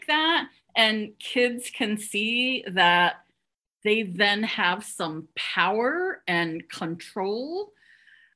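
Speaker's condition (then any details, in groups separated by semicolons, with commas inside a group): Stuttering; stuttering since childhood, lifelong; formerly avoided speaking situations, speechless at first self-help group meeting, said name and stutter by fourth or fifth; repeated sounds, blocks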